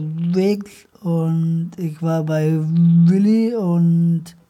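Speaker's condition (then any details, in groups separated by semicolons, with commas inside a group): Down syndrome; present from birth, trisomy 21, operated right after birth in Hannover, earlier wore corset 23 hours a day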